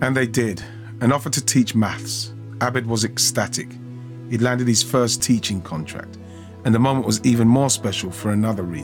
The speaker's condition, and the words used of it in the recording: None; typical speech.